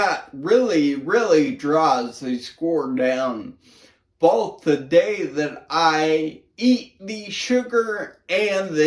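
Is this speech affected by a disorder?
Yes: brain injury.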